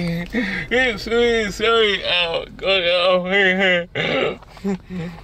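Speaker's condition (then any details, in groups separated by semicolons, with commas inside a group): Cerebral palsy; body affected; speech disability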